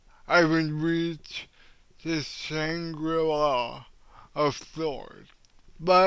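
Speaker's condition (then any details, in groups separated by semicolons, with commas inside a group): Cerebral palsy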